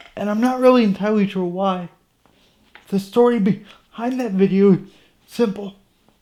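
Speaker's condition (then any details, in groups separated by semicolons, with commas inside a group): Cerebral palsy; from birth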